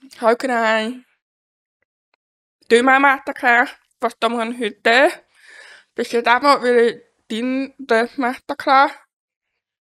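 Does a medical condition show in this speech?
Yes: deafness; congenital deafness, born deaf.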